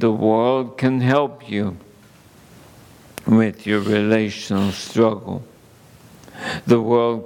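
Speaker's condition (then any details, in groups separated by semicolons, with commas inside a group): ALS; under neurologist care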